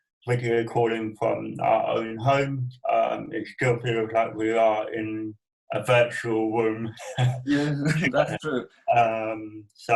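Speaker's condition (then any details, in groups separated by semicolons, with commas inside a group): Cerebral palsy; from birth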